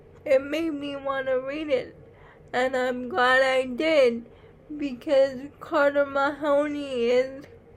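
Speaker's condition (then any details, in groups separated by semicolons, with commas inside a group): Cerebral palsy; uses wheelchair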